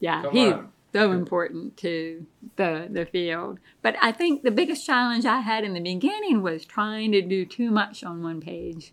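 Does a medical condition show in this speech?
Yes: deafness; pretty bad tinnitus.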